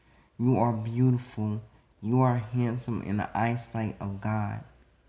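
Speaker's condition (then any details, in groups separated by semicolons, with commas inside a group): Cerebral palsy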